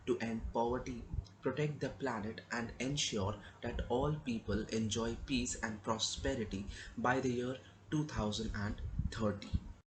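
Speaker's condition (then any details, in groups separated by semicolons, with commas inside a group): No condition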